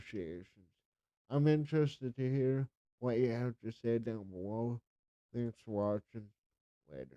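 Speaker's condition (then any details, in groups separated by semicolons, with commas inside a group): Cerebral palsy; speech affected by cerebral palsy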